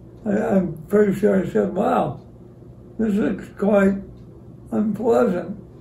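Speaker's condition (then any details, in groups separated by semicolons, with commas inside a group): ALS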